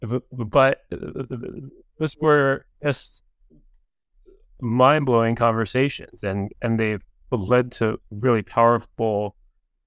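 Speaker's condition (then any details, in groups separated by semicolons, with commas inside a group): Stuttering; since childhood, persistent, not intermittent; adult; notably disfluent, reading aloud very hard, stutters even alone when reading aloud; prolonged sounds, blocks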